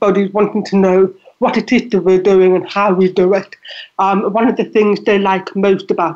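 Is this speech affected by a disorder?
Yes: deafness; relies on lip reading; deafness audible in voice.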